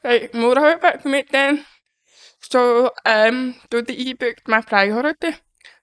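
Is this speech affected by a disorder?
Yes: deafness; congenital deafness, born deaf.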